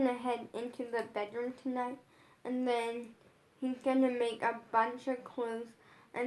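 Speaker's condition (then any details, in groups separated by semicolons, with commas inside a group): Brain injury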